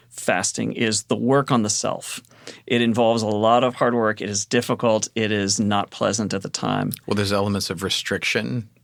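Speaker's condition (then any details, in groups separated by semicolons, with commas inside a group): No condition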